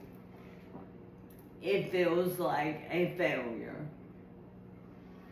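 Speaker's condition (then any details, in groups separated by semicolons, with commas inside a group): ALS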